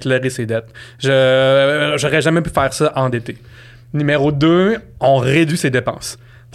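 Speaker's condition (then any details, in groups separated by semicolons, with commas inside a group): Stuttering and cluttering; lifelong, treated by Montréal speech therapist during pandemic; much improved, daily exercises continue, speaking faster after two weeks in Colombia; some words hard to get out, initial r blocks, very fast speech, words telescoped, unaware of speed; repeated sounds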